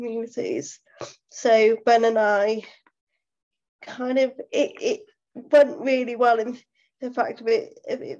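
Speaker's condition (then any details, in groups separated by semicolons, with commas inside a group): Cerebral palsy; full-time wheelchair user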